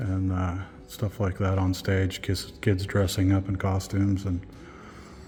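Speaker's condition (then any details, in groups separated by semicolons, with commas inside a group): No condition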